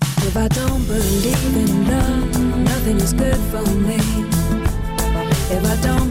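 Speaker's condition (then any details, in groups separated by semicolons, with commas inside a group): No condition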